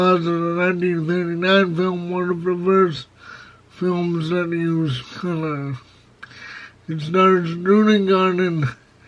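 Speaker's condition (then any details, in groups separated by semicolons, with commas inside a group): Cerebral palsy, severe; spastic type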